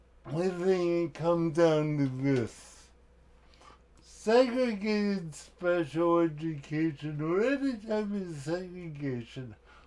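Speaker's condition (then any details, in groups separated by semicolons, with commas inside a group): Cerebral palsy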